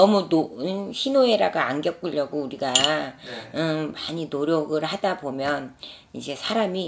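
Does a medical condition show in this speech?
No.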